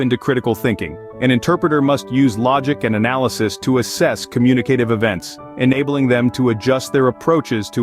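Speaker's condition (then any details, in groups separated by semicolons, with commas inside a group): No condition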